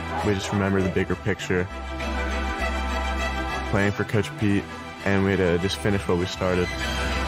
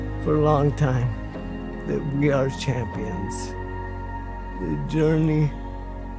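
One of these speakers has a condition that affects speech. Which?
The second: ALS; progressing.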